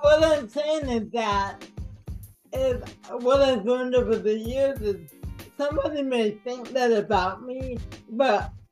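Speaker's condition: Cerebral palsy; mild

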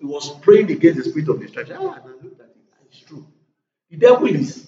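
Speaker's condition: No condition

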